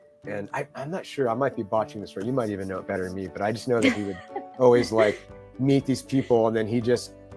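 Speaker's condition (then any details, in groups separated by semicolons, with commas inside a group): No condition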